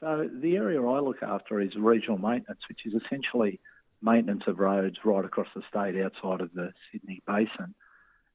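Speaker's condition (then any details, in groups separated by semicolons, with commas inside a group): No condition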